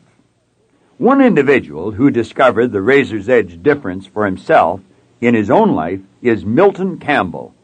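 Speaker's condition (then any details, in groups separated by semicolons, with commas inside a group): No condition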